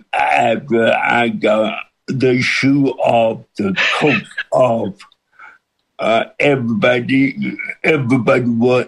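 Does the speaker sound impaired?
Yes: cerebral palsy with speech impediment; hard to understand at first.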